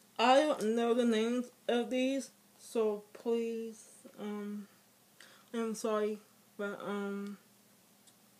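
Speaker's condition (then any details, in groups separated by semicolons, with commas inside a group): Speech impairment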